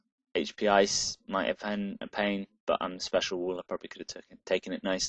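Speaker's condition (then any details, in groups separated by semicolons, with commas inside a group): No condition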